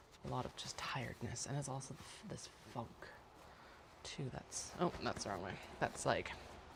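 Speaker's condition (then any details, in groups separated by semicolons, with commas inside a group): No condition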